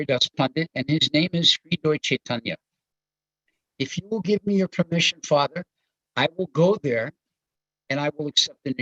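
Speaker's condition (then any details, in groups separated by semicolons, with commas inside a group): No condition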